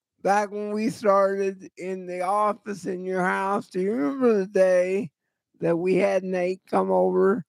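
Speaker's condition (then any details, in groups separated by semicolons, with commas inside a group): Cerebral palsy; difficulty focusing in vr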